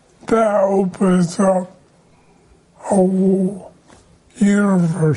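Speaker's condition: ALS; slower form, onset at 52 with hand weakness, diagnosed at Mount Sinai, NFL head trauma suspected; body starting to fail, treatment from Dr. Merit Sukovich, Massachusetts General, slows progression by a third; voice has lost its timbre

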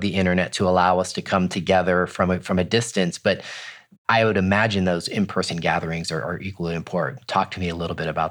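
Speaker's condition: No condition

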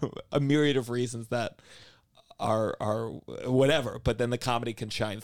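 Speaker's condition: No condition

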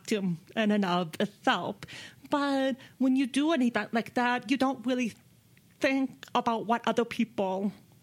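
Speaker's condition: Deafness; speaks with own voice

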